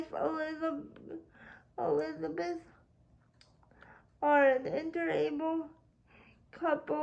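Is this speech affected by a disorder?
Yes: cerebral palsy; spastic quadriplegia.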